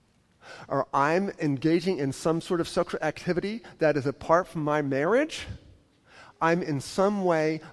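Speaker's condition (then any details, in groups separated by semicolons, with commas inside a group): No condition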